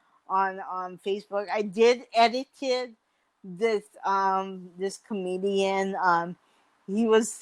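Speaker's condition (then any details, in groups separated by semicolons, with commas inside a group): Mild cerebral palsy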